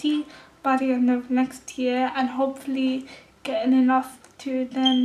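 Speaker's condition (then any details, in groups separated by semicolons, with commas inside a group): Cerebral palsy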